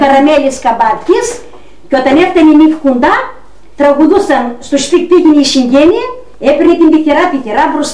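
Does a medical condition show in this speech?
No.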